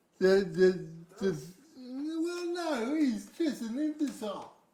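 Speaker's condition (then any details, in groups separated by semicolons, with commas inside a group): Cerebral palsy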